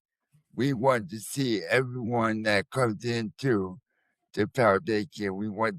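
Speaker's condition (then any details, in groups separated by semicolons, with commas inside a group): Cerebral palsy; uses wheelchair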